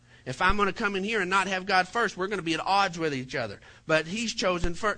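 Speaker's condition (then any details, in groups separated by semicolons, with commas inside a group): No condition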